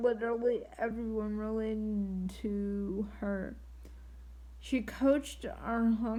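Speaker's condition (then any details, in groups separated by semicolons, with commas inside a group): Triplegic cerebral palsy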